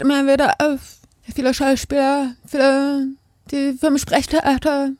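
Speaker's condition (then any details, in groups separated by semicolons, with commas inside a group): Deafness; not deaf from birth, attended hearing school, spoken first language, later learned sign language; lip-reads hosts without interpreter, cannot hear podcast, wears Zupack bass backpack at home; speaks and signs, bilingual, hearing people forget deafness because speaks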